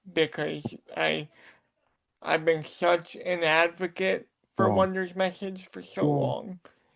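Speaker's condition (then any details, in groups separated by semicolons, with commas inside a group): Cerebral palsy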